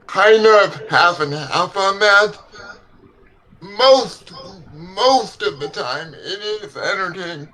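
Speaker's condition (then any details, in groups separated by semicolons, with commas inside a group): Cerebral palsy; legs affected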